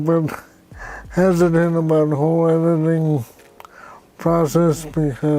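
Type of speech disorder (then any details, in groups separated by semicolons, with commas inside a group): Dysarthria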